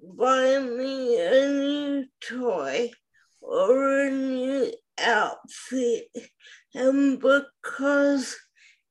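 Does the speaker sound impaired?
Yes: spastic quadriplegic cerebral palsy; some tightness in all four limbs, wheelchair user.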